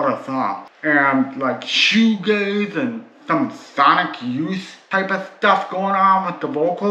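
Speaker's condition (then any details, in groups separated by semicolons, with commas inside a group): Cerebral palsy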